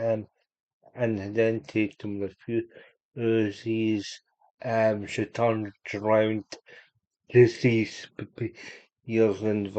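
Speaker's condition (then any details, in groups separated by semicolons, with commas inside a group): Cerebral palsy; unable to walk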